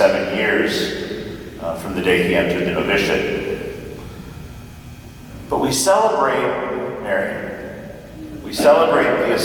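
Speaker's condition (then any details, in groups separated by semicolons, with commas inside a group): No condition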